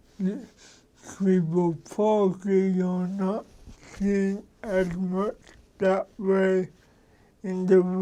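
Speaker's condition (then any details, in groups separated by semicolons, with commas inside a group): Cerebral palsy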